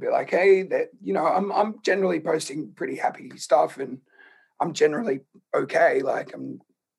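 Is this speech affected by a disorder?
Yes: laryngeal cancer; HPV-related, in voice box, onset age 27-28, earlier neck fusion surgery with tubes past larynx; diagnosed about one year ago after months of croaky voice first thought nodules; speaks at low tone, hard to project voice.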